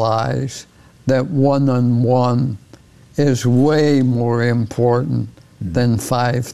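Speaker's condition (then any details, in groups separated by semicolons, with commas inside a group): ALS; progressive ALS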